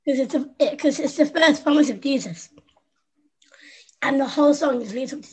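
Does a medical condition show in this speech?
Yes: Down syndrome; learned to speak by copying younger sister Susie, second top grade and b in French speaking.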